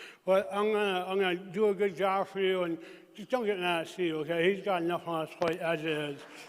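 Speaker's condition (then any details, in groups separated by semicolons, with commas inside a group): Traumatic brain injury; gunshot injury, emergency tracheotomy, plastic surgery, upper dentures; 15 years since injury; speech impediment, eating and drinking problems, clearer without upper dentures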